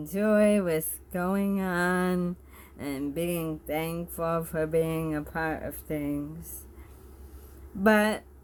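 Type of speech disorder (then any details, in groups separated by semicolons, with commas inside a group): Bulbar dysarthria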